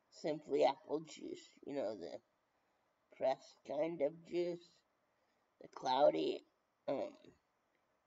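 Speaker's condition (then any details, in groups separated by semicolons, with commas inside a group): Brain injury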